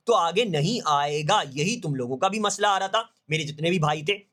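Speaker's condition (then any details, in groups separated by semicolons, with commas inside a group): No condition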